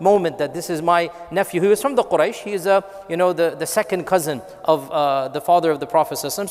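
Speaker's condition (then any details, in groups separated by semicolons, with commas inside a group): No condition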